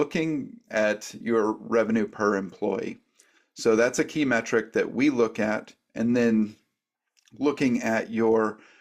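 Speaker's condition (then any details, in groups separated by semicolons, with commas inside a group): No condition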